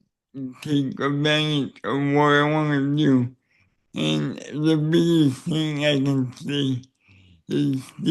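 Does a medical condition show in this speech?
Yes: cerebral palsy; neck surgery went badly.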